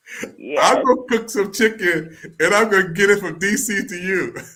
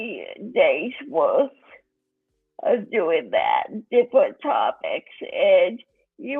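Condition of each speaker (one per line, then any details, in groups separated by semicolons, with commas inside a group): No condition
Cerebral palsy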